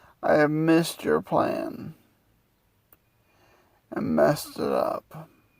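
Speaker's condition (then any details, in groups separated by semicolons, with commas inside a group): Multiple sclerosis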